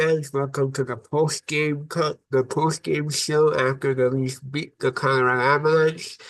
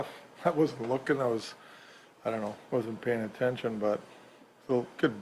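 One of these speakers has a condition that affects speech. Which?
The first: cerebral palsy; from birth, affects brain and body muscles.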